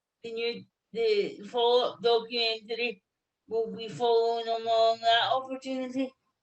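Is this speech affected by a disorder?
Yes: cerebral palsy.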